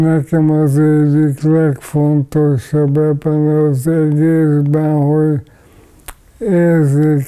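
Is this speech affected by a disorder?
Yes: ALS.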